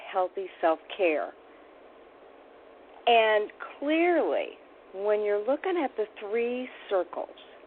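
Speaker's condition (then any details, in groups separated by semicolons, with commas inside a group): No condition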